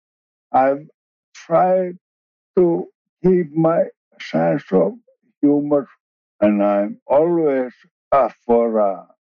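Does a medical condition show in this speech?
Yes: ALS, bulbar onset, later regular ALS; initially diagnosed bulbar-onset, wheelchair user.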